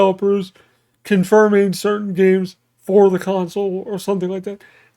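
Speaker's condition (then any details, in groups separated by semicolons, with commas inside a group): Cerebral palsy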